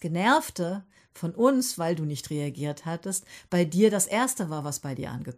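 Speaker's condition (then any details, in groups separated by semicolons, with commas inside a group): No condition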